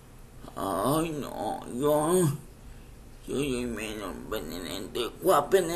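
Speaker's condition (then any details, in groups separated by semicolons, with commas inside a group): Cerebral palsy; speech affected by condition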